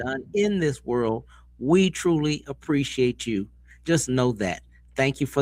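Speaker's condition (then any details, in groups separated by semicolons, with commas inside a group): No condition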